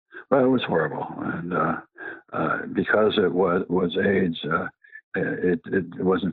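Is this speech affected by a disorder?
Yes: Parkinson's; past cancer.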